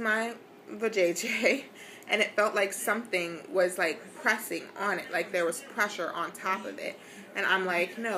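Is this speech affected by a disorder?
No.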